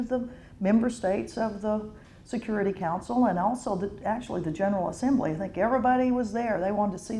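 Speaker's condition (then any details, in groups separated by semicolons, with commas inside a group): No condition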